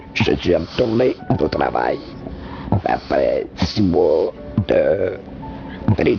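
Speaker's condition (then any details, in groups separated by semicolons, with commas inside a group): Laryngectomy; larynx removed, articulators intact, neck stoma breathing; electrolarynx or voice prosthesis, stoma occluded to speak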